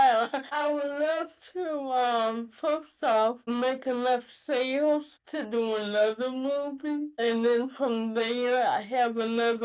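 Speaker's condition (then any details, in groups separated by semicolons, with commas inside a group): Cerebral palsy; could not always articulate well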